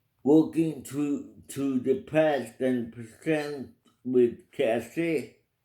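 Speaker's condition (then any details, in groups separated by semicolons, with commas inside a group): Cerebral palsy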